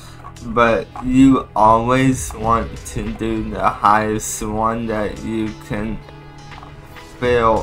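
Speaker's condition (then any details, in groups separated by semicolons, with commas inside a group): Cerebral palsy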